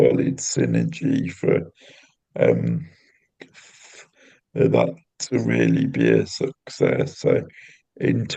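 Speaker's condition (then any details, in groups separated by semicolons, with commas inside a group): Cerebral palsy; intrathecal baclofen pump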